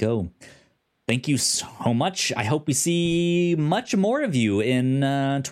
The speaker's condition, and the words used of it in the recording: Stuttering. There are some days where I just cannot speak